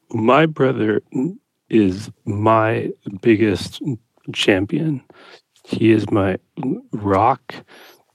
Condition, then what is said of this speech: Stuttering. We hear halting speech, but at one point you say it feels almost like claustrophobia.